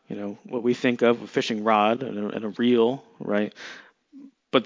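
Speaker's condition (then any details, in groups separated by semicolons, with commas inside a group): No condition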